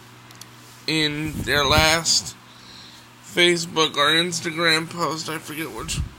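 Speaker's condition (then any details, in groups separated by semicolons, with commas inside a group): Cerebral palsy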